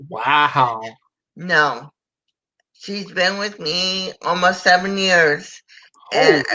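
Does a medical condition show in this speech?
Yes: cerebral palsy.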